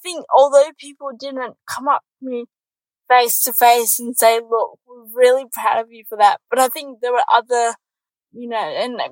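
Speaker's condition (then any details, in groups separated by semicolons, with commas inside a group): Cerebral palsy; congenital cerebral palsy, born in New Zealand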